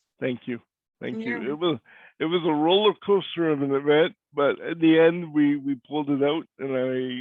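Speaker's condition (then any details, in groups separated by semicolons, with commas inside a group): Cerebral palsy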